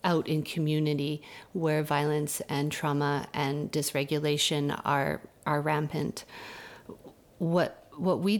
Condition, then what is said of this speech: No condition.